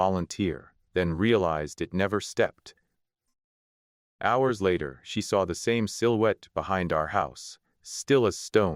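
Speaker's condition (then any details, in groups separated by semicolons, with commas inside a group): No condition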